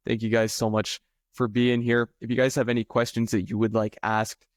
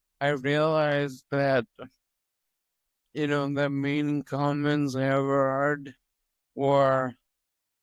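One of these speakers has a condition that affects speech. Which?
The second: toxic leukoencephalopathy, locked-in syndrome; stage 4 toxic leukoencephalopathy, heroin smoking, white matter damage, locked-in; recovered, onset at 28; voice deeper, lifeless, faded to whisper then none, now changed.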